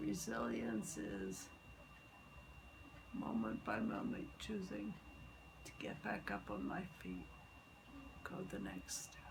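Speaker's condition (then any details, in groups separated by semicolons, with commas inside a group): Multiple sclerosis; legs and arms affected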